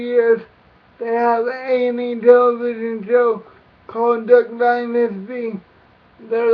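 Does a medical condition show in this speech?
Yes: cerebral palsy; caused by birth injury.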